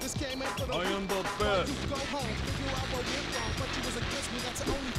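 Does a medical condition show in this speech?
No.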